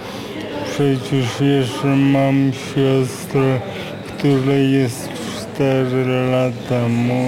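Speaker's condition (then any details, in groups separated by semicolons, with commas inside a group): Aphasia; pool treatments at Lądek-Zdrój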